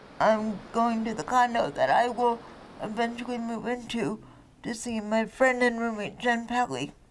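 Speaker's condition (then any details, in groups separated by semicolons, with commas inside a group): Spastic quadriplegic cerebral palsy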